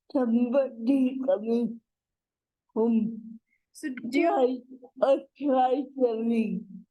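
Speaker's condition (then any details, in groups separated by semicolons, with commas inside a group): Cerebral palsy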